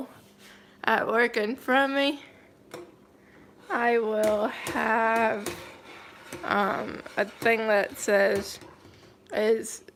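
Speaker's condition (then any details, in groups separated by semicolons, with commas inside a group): Cerebral palsy, mild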